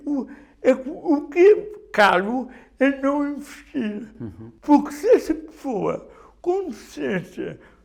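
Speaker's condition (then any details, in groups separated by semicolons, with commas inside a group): Cerebral palsy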